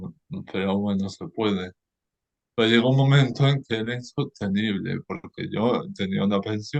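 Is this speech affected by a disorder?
Yes: cerebral palsy.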